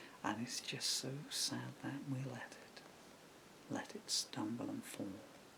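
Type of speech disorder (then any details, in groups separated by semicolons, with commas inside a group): Severe bulbar dysarthria; progressive bulbar palsy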